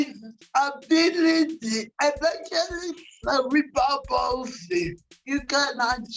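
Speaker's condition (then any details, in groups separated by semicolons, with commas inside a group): Cerebral palsy; speech, wheelchair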